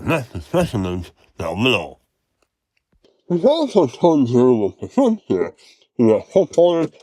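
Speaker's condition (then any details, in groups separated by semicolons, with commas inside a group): Mouth cancer surgery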